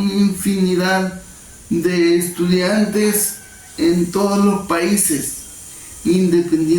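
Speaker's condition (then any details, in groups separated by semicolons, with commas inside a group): Cerebral palsy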